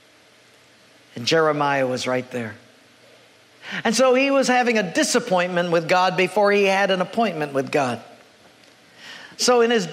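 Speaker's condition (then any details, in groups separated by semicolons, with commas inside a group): No condition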